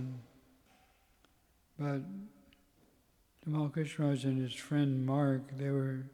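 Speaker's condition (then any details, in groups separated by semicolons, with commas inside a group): Parkinson's; tremor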